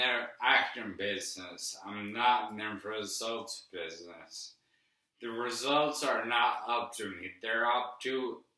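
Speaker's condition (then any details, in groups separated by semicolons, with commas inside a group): Brain injury; brainstem malformations, brain surgery at 32; age 38, 5 years post-surgery, facial numbness; affects how he talks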